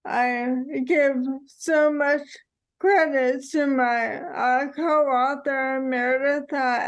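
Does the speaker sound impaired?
Yes: ALS; diagnosed 2014, onset with a finger not working, diagnosis delayed.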